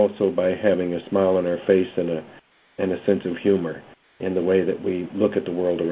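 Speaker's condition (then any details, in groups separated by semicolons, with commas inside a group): No condition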